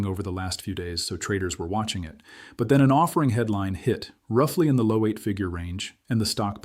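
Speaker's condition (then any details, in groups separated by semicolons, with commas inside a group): No condition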